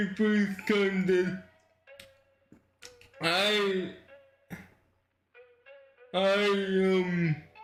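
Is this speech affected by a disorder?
Yes: cerebral palsy.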